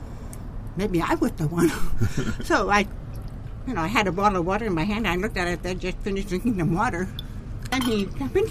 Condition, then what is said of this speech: Deafness. But I heard okay at the time that I was learning speech and language, but my voice will always be different.